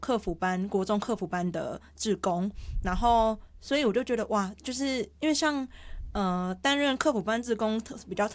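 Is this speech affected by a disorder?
Yes: hearing impairment; hearing impairment present since at least junior high school; clear articulation per host, self-reports sometimes slightly unclear.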